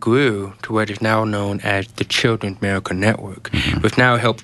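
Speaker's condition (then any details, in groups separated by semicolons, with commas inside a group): Genetic hearing loss; congenital genetic 90% hearing loss inherited from father, no cochlear implant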